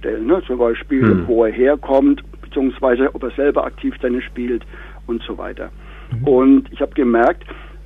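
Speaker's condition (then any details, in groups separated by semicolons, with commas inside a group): No condition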